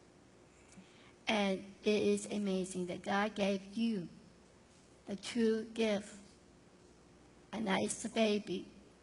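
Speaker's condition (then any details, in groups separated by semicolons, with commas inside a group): Down syndrome; difficulty understanding some things said, depends on others, cannot drive or do math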